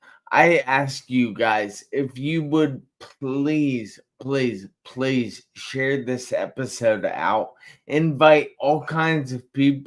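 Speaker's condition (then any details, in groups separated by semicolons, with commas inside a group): Traumatic brain injury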